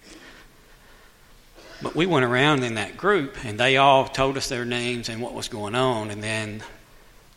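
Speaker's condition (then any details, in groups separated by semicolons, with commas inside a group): Cleft lip and palate; born with cleft lip and cleft palate, lip scar hidden by mustache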